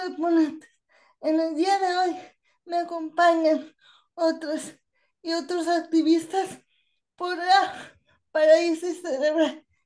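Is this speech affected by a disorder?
Yes: cerebral palsy.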